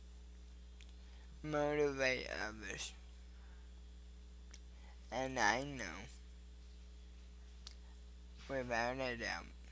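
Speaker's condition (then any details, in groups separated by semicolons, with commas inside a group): Cerebral palsy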